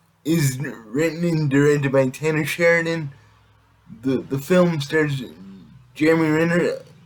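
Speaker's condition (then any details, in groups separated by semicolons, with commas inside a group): Cerebral palsy; able to speak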